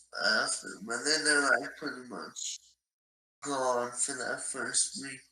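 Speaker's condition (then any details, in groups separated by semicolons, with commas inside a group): ALS; very aggressive fast-progressing form, fasciculations in calves and quads; about one year since diagnosis, stem cell trial, progressing; swallowing and breathing changes, nasal voice since onset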